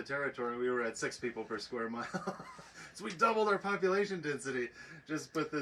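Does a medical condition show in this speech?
No.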